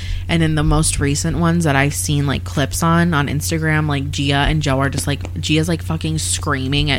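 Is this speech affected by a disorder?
No.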